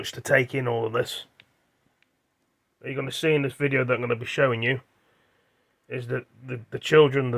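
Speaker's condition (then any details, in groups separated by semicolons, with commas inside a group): No condition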